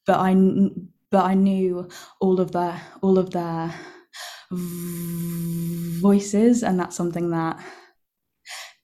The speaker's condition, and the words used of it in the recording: Stuttering. Every time because I have a stammer and it's variable, it's changeable.